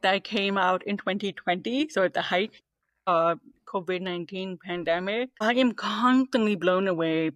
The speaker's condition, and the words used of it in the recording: Deafness. And I know a little bit of sign language, but I'm not surrounded by signers.